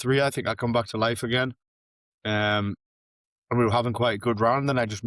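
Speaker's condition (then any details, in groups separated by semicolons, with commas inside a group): No condition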